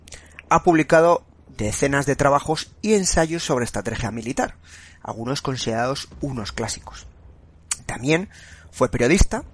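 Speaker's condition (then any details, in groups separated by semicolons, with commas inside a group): No condition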